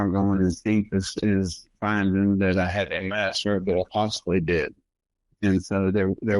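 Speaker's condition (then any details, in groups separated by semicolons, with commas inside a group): Multiple sclerosis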